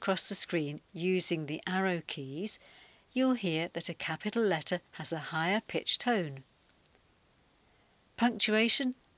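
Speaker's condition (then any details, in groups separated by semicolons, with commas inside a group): No condition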